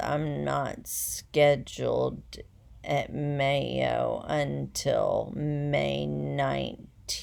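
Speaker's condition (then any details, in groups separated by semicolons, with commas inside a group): Essential tremor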